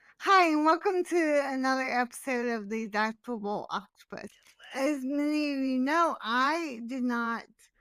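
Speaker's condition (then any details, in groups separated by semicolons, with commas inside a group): Cerebral palsy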